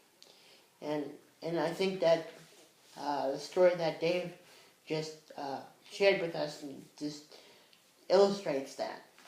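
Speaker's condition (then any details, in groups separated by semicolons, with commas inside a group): Cerebral palsy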